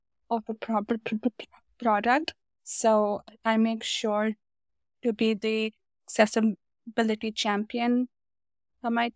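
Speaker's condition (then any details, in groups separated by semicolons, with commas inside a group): Stutter; stutter diagnosed at age 5, increased with age, about 20 speech therapists in childhood, paid for cure scam; ongoing speech therapy, goals self-acceptance and disclosure, work accommodation to type in meeting chat, read aloud by others; not mild stutter, speaks short remarks, types longer ones, bad days block even two sentences; repeated sounds, blocks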